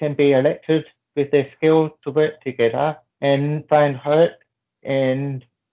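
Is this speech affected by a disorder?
Yes: deafness, born deaf, profound hearing loss; congenital deafness, moderate hearing loss at birth, profound from age 3.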